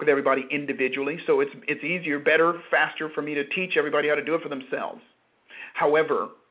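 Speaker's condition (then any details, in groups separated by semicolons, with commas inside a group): No condition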